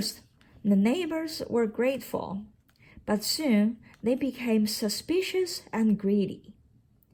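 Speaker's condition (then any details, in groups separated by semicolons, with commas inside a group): No condition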